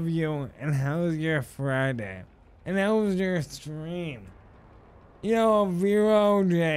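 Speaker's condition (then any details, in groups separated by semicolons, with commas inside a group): ALS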